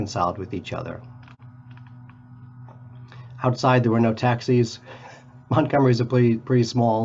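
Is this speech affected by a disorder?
No.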